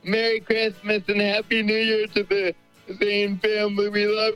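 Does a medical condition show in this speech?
Yes: cerebral palsy; diagnosed in early infancy after neonatal care, uses wheelchair, limited wheelchair mobility.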